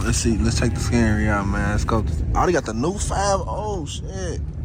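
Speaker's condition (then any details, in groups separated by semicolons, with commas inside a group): No condition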